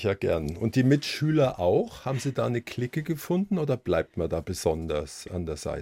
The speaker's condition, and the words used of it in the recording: No condition.